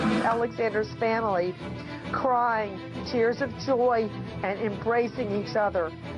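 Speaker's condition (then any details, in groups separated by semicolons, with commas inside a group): No condition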